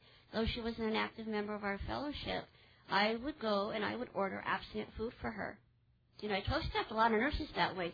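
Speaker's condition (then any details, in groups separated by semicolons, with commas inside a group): Cleft palate; congenital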